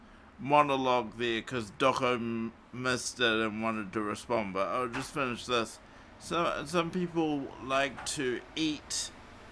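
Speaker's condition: Cerebral palsy; morphine not allowed after it

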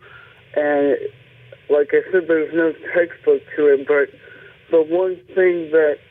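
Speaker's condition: Cerebral palsy; speech impediment while growing up

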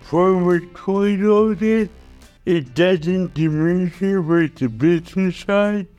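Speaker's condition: Cerebral palsy

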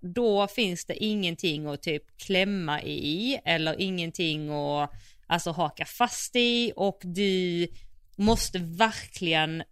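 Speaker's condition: No condition

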